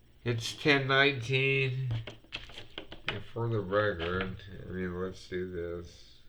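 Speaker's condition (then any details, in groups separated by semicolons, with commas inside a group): Multiple sclerosis; sometimes hard to breathe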